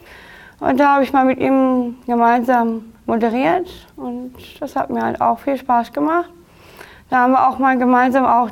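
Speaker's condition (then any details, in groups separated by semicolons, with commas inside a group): Down syndrome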